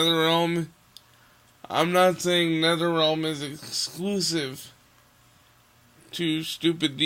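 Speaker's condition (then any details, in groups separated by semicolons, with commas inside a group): Cerebral palsy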